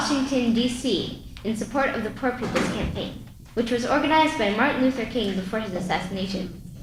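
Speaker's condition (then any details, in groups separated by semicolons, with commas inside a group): No condition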